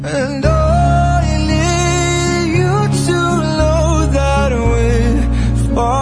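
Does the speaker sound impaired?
No.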